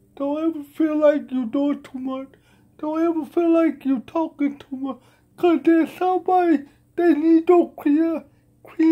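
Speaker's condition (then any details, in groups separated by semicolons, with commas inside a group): Cerebral palsy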